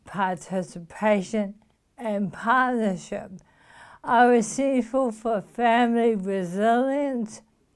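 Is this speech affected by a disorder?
Yes: motor neuron disease.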